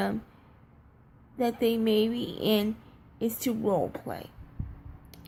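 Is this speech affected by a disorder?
Yes: cerebral palsy, triplegia.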